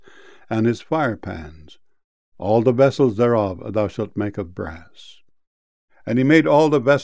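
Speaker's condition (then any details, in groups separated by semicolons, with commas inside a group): No condition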